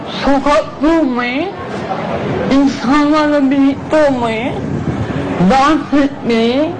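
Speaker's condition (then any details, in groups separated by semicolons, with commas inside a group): Cerebral palsy; premature birth, brain damage from birth oxygen deprivation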